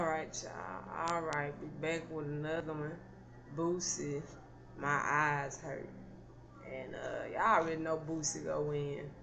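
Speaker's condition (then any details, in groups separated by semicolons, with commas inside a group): Cerebral palsy; not paralyzed, can stand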